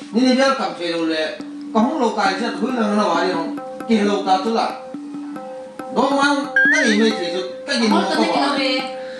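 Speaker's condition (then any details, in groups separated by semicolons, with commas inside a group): No condition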